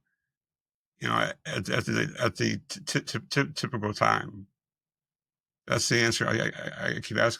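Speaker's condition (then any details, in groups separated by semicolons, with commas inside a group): Multiple system atrophy; voice declining, pain medication impairs breathing at night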